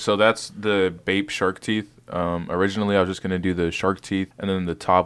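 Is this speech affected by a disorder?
No.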